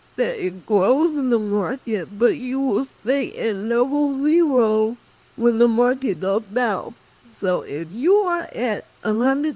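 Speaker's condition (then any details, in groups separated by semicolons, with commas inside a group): Cerebral palsy; speech affected, employers reluctant to hire because of speech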